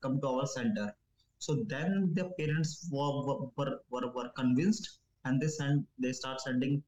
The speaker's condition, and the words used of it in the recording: Stuttering. If I will stutter 2-3-4 more times, it doesn't matter.